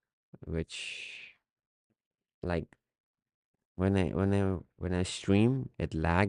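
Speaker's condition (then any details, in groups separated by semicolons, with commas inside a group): No condition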